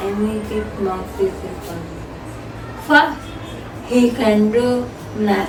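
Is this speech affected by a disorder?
Yes: cerebral palsy; from birth.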